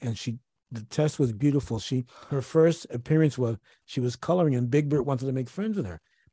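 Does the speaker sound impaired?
No.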